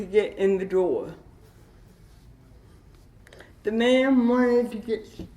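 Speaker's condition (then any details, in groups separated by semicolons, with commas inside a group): Cerebral palsy with dystonia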